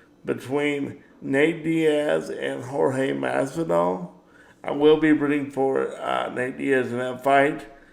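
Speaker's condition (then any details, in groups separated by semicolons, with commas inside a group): Cerebral palsy; power wheelchair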